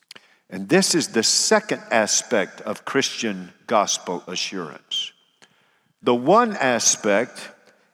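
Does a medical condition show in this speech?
No.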